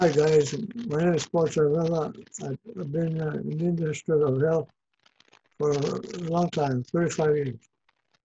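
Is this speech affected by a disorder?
Yes: Parkinson's disease; Parkinson's known 14 years, believed environmental, naturopath blood tests high in lead and pesticides; not shaking during recording, own system stops shaking most of the time.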